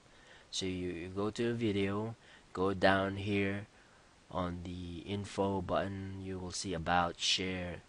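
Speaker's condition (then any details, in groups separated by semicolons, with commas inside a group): No condition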